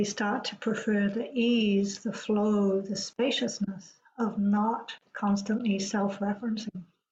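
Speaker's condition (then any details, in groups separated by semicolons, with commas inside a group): No condition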